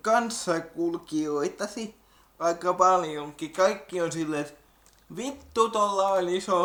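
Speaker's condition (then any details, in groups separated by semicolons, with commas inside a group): Cerebral palsy; wheelchair user, involuntary movements mainly legs, also arms, spinal fusion; relearning walking after spine surgery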